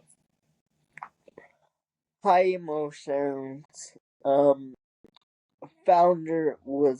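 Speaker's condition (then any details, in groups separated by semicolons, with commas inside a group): Cerebral palsy; wheelchair user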